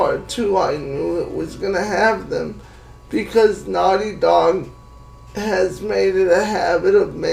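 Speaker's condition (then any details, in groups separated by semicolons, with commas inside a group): Cerebral palsy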